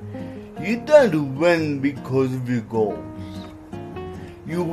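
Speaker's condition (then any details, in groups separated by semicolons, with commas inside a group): Cerebral palsy; some words unclear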